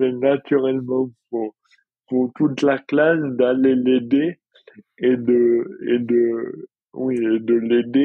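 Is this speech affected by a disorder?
Yes: dystonia; from birth, involuntary contractions, affects fine motor skills; bouts of heavy daytime fatigue.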